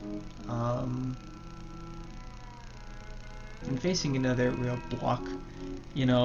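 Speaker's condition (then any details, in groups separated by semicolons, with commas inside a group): No condition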